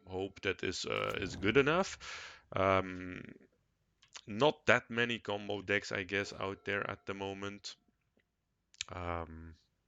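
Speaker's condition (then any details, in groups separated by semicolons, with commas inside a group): No condition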